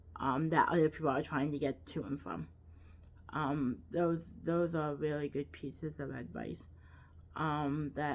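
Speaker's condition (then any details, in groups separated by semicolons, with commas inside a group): Cerebral palsy, quadriplegic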